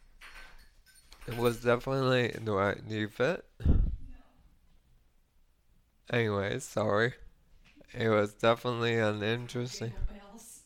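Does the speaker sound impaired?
Yes: ALS; cannot walk, Tobii eye-gaze texting, night ventilator, very low lung capacity, declines tracheostomy, acute hearing; recovering from recent cold, heavy phlegm, days on full-time ventilator, hospitalized, oxygen first night; voice got weaker.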